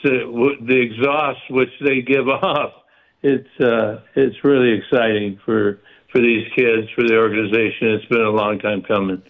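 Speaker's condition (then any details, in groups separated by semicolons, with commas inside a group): Parkinson's; stays active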